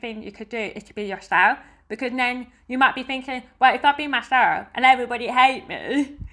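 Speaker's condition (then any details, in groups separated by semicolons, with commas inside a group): Deafness; hears song beat and singing but not words, heavy metal rock indistinct, uses sign language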